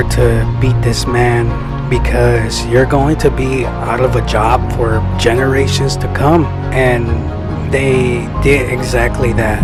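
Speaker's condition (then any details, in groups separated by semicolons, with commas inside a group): No condition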